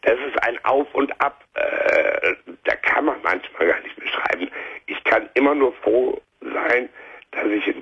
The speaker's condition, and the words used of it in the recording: Throat cancer. Daher sprichst du auch so heiser, etwas wie erkältet.